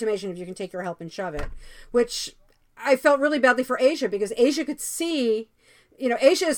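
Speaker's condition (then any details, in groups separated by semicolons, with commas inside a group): No condition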